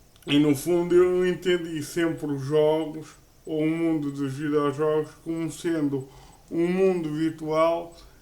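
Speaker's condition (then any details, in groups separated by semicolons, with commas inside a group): Cerebral palsy; uses a wheelchair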